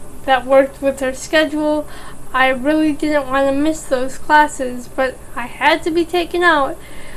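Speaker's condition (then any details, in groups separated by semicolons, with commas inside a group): Cerebral palsy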